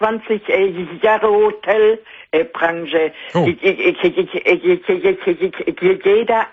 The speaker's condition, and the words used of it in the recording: Stuttering. Ah, ich höre schon. Du hast Probleme mit dem Stottern.